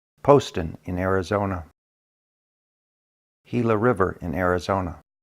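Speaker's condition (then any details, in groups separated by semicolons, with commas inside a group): No condition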